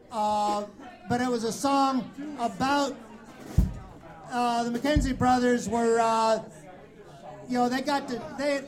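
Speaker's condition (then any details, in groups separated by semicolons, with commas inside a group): No condition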